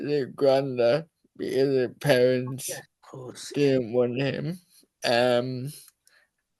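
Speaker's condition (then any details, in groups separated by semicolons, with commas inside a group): Cerebral palsy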